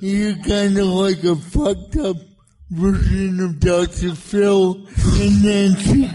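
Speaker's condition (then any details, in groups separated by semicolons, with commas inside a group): Cerebral palsy; difficulty doing high fives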